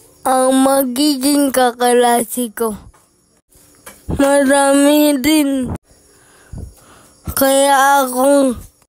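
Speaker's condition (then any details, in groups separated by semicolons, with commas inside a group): Cerebral palsy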